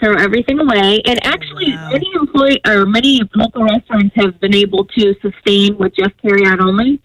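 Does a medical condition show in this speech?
No.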